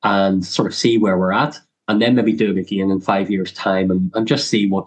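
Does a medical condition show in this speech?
Yes: cleft lip and palate; congenital.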